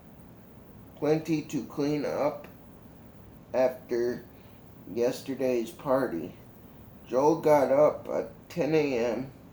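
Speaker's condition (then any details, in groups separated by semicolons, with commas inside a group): Cerebral palsy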